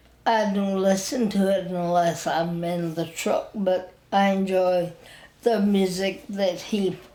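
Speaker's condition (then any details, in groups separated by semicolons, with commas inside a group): Spinal ataxia; wheelchair user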